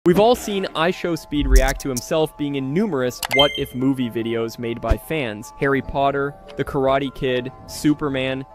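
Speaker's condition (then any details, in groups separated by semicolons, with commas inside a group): No condition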